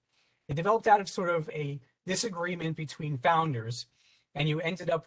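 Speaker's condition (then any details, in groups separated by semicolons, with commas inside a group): No condition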